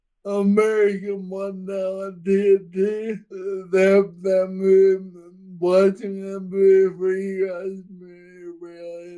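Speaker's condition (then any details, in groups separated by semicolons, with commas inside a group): Friedreich's ataxia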